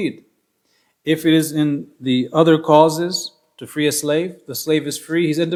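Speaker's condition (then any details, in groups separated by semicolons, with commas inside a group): No condition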